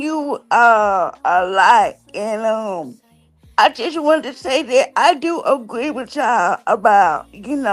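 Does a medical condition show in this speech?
Yes: cerebral palsy; recognized around age 3 or 4.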